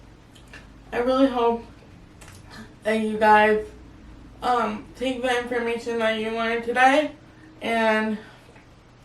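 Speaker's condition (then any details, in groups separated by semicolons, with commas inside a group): Cerebral palsy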